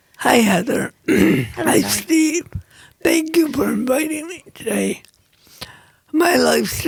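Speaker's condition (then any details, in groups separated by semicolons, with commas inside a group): Cerebral palsy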